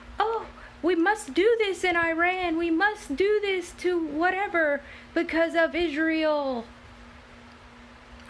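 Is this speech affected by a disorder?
No.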